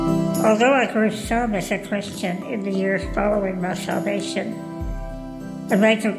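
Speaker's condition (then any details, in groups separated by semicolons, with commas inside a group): Cleft lip and palate, Goldenhar syndrome; congenital, from Dogen heart syndrome, missing right ear, right lung, right jawbone, right facial bones, asymmetrical face; scoliosis surgery at age 11, two days intubated in ICU, unable to talk then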